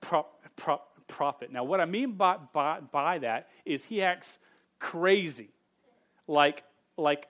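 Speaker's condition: Stutter; not fully fluent, stuttered on own name as teenager; repeated sounds

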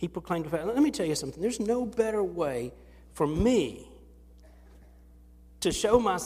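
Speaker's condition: No condition

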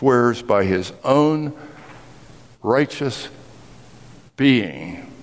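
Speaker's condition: No condition

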